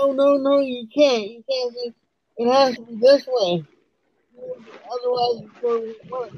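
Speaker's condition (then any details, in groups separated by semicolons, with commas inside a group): Cerebral palsy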